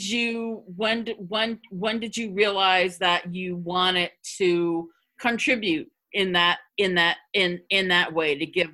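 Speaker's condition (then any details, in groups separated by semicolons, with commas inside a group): Stuttering; covert stuttering upwards of 35 years, hiding tricks stopped working, then open stuttering; stutters less when presenting to a group or audience; formerly avoided speaking situations, speechless at first self-help group meeting, said name and stutter by fourth or fifth; repeated words, prolonged sounds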